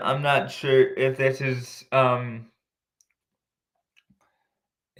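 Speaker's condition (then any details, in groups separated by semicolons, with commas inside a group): Cerebral palsy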